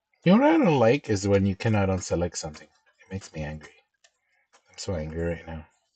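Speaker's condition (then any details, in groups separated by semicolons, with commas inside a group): No condition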